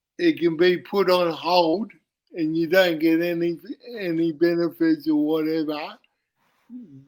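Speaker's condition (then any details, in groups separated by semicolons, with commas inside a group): Cerebral palsy; uses wheelchair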